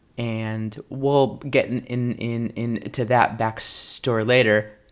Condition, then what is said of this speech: Stuttering. When I can still stutter more, but have it be just embodied and free and not struggled and not have it be tension filled.